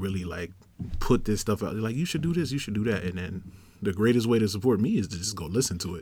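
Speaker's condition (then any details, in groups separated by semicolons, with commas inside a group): No condition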